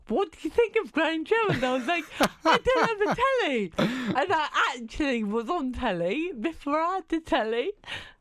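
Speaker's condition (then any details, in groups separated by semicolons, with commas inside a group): Cerebral palsy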